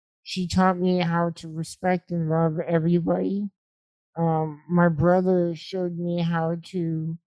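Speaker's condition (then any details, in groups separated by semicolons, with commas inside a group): Spinal muscular atrophy type 2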